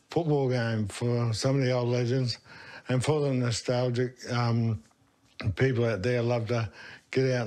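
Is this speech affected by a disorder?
Yes: motor neurone disease.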